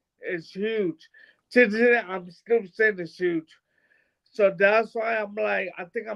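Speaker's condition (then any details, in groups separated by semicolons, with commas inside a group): Brain bruising; speech bad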